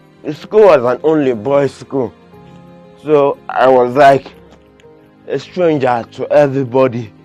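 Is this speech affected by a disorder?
Yes: cerebral palsy.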